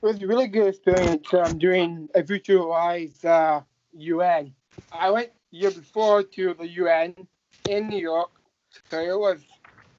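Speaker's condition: Down syndrome; recorded voice samples for Google project understood, Project Euphonia, to train speech recognition

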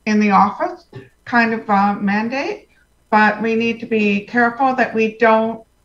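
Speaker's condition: Profound hearing loss, congenital

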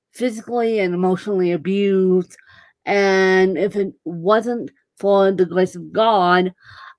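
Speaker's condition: Cerebral palsy; neurological

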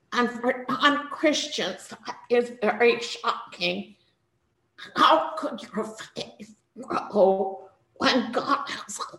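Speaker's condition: Spasmodic dysphonia; trouble speaking, unable to speak normally, voice produced in spasms

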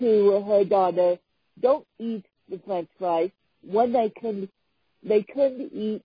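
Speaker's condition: Cerebral palsy; chronic physical disability

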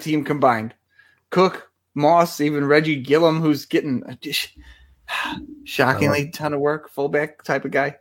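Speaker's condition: No condition

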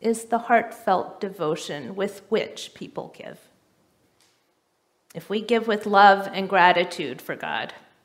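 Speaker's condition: No condition

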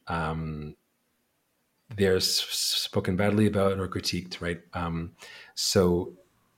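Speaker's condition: Stutter; childhood-onset stutter, present by grade three, speech therapy taken then dropped out; musically driven sentences slightly easier to read aloud; prolonged sounds

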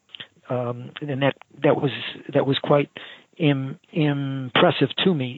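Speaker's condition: Stuttering; stuttering since age 4, gigantic obstacle in high school; repeated sounds, prolonged sounds

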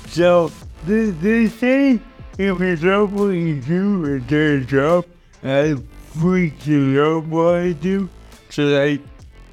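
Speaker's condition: Cerebral palsy

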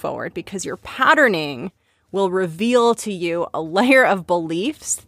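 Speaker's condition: No condition

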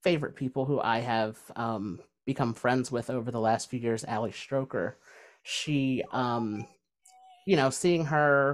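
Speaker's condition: No condition

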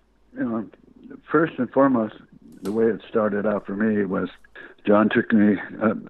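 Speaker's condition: Parkinson's disease

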